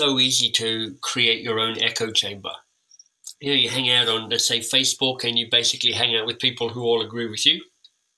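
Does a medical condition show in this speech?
Yes: cleft lip and palate; orthodontic treatment.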